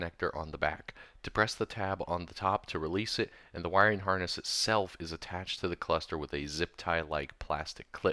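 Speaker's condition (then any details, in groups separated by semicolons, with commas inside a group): No condition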